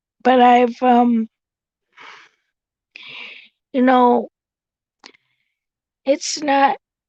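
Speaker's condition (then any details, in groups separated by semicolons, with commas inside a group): Cerebral palsy; affects walking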